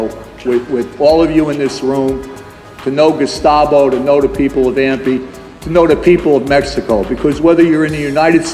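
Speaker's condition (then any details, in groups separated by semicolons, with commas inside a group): No condition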